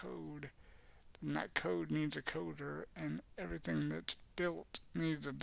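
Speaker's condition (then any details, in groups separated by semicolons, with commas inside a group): Cerebral palsy; has had speech therapy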